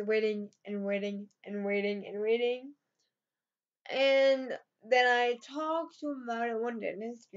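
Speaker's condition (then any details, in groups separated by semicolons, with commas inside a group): Cerebral palsy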